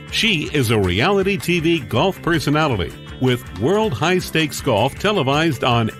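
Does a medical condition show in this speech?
No.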